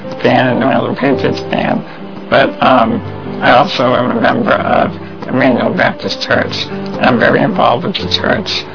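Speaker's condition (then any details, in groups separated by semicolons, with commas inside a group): Spinal muscular atrophy; congenital, progressive muscle weakening, bedbound with no hand movement since early 20s, tracheostomy and stomach feeding tube about 10 years ago; trach suctioning when lungs congested, permanent tube-fed liquid diet; depends on voice for everything, uses voice recognition computer system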